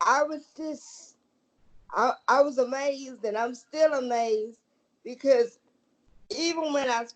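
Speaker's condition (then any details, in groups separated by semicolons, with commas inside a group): Cerebral palsy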